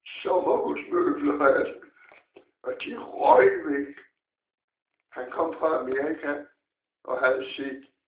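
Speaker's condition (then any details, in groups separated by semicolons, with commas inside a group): Parkinson's disease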